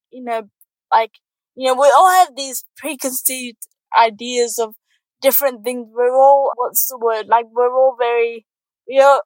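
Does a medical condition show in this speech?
Yes: cerebral palsy; congenital cerebral palsy, born in New Zealand.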